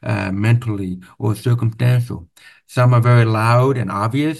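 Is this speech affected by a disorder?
Yes: profound hearing loss, deaf accent; congenital very severe to profound hearing loss, over 13 years of speech therapy; noticeably different accent.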